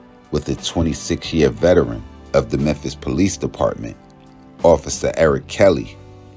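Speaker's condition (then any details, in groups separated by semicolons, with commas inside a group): No condition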